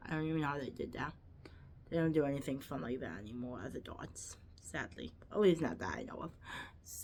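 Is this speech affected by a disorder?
Yes: cerebral palsy, quadriplegic.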